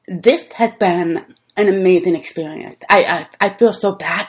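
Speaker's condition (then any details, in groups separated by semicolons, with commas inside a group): Deafness; deaf since childhood; speaks well, learned speech through childhood lessons with visual computer speech feedback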